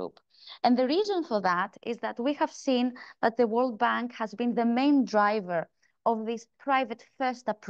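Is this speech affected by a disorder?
No.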